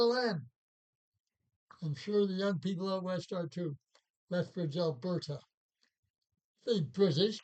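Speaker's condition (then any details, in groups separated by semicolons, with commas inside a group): Parkinson's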